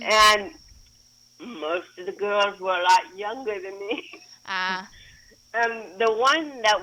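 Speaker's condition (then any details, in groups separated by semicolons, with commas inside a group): Cerebral palsy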